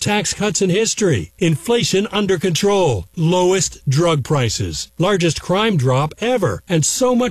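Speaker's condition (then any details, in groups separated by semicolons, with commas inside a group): No condition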